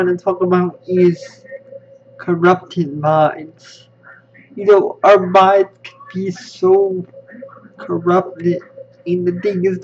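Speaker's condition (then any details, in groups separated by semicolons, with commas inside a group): Spastic cerebral palsy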